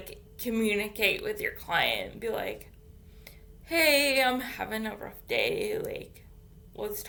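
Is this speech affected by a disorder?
Yes: cerebral palsy; infant ventilator.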